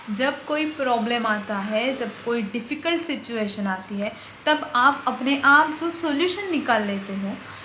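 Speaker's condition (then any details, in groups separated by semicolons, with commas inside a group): No condition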